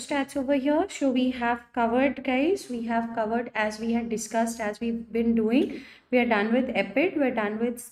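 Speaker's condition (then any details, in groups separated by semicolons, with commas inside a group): No condition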